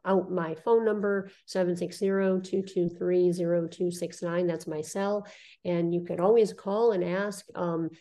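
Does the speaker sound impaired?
Yes: cleft lip and palate; congenital, surgeries from birth to age 5 including ears, first reconstructive surgery at 17, mouthpiece before; spoke funny and whistled before reconstruction at 17.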